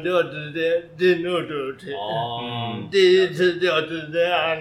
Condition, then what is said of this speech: Brain injury. 是有语言障碍而已，其实它其他就是思考啊什么都，都是跟正常人生对活一样